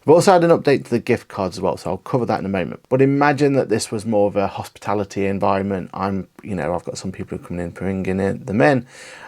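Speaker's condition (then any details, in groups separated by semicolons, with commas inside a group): No condition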